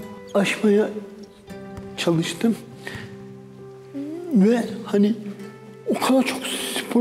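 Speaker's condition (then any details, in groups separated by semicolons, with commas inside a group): Dystonic cerebral palsy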